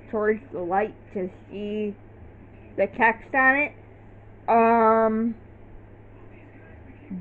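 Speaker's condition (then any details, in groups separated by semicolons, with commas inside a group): Cerebral palsy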